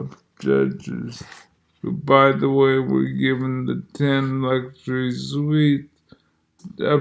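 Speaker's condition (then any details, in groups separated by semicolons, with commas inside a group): Multiple sclerosis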